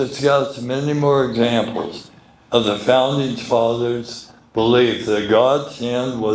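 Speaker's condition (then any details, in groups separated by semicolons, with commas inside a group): Medical condition affecting speech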